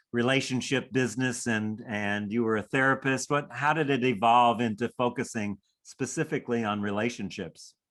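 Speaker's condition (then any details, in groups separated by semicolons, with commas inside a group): No condition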